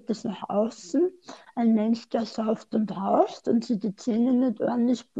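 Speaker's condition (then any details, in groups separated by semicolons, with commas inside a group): Tongue cancer surgery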